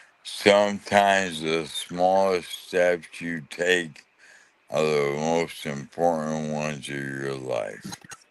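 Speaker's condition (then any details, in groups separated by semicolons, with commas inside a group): ALS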